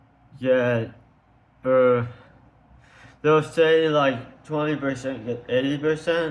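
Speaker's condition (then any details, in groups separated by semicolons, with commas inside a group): Tongue cancer surgery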